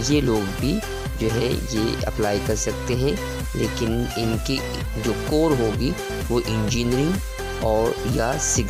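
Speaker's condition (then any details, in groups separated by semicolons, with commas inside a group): No condition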